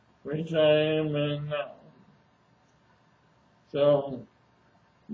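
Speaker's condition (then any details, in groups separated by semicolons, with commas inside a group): ALS; speech somewhat hard to understand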